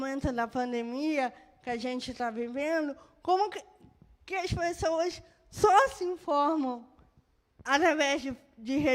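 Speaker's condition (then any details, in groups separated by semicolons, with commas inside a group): Cerebral palsy; birth brain injury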